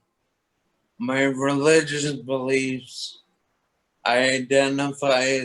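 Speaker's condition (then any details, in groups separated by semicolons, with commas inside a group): Toxic leukoencephalopathy, locked-in syndrome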